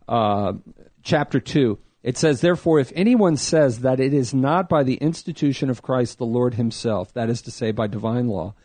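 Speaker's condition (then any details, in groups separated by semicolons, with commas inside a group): No condition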